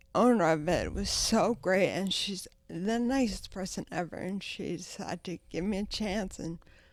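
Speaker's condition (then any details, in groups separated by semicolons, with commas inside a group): Traumatic brain injury, ataxia; affects walking and speech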